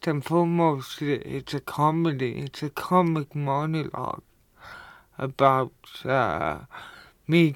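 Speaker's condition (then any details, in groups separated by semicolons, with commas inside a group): Cerebral palsy; cerebral palsy since childhood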